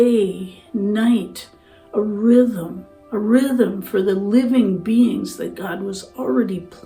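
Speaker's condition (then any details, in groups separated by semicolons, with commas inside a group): No condition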